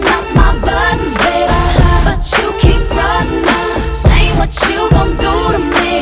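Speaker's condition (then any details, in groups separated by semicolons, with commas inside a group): No condition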